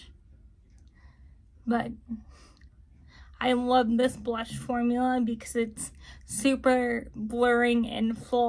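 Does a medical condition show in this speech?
Yes: cerebral palsy, spastic.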